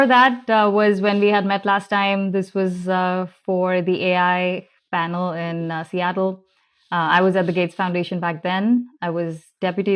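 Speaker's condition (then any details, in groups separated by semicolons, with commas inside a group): No condition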